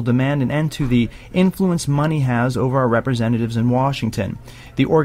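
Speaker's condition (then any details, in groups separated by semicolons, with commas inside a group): No condition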